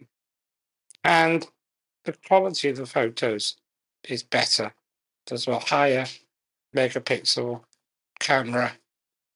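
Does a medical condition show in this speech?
Yes: muscular dystrophy; very slowly progressive muscular dystrophy, severe physical disability, relies on voice control of devices; can just about speak, limited breath, eye gaze technology may come next after voice control; effortful enunciation, uses fewest words to conserve breath.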